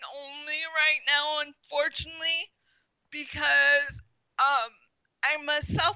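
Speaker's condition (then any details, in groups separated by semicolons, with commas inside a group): Spastic quadriplegic cerebral palsy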